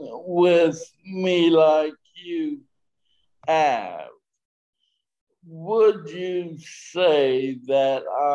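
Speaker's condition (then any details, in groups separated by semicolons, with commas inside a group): Traumatic brain injury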